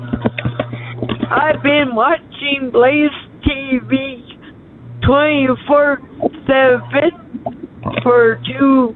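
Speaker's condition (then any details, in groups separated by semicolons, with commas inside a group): Stroke and ALS; small stroke at about age 56, ALS diagnosis took doctors a few years, ALS progressing; stroke about 5 months ago, ALS confirmed almost 2 years ago, speeding up; talks funny since stroke, describes speech as talking in cursive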